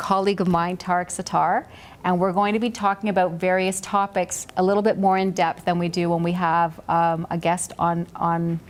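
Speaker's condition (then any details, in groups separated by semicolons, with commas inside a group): No condition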